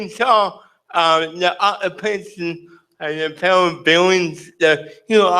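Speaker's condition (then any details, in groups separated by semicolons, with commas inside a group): Cerebral palsy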